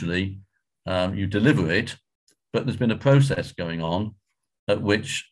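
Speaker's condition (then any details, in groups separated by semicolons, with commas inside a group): No condition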